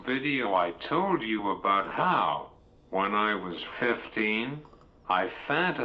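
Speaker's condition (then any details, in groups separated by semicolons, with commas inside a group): Cerebral palsy; nonverbal, uses speaking typing app, some voice understood by familiars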